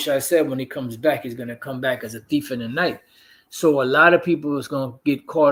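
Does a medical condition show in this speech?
No.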